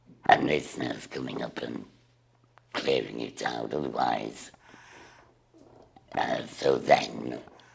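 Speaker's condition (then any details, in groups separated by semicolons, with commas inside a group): Laryngectomy; still has voice after operation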